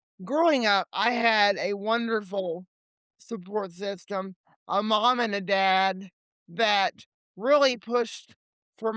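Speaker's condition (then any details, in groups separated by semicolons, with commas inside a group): Cerebral palsy; limited mobility, legs; age 28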